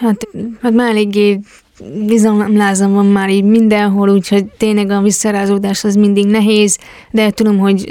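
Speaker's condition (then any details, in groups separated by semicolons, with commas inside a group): Hearing impairment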